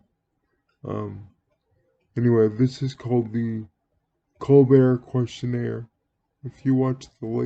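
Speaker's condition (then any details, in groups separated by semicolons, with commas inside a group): Cerebral palsy; speaks relatively well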